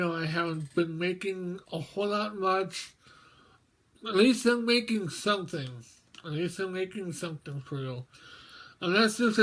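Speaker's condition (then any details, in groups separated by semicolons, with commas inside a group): Mobius syndrome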